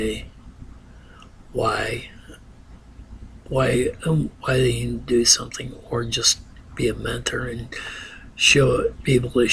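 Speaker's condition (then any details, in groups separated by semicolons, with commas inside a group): Ataxia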